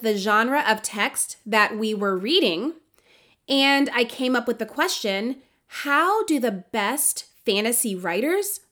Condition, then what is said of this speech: No condition.